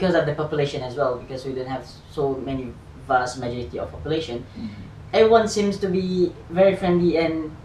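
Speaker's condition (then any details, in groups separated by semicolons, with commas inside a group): No condition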